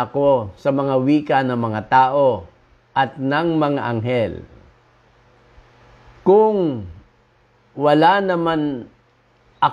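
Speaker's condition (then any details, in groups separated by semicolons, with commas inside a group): No condition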